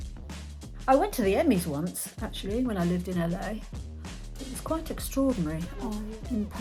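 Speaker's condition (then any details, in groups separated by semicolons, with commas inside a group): No condition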